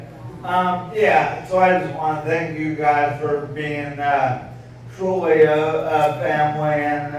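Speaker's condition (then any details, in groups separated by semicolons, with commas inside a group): ALS; voice sounds impaired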